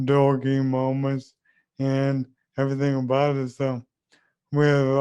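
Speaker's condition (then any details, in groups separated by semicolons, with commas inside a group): ALS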